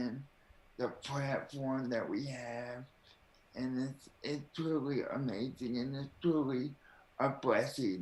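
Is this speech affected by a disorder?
Yes: cerebral palsy.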